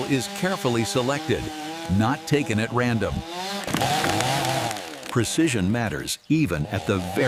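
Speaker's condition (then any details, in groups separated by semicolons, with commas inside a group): No condition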